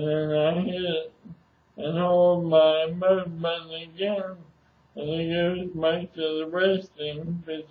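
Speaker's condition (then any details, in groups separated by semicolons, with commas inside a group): ALS; speech somewhat hard to understand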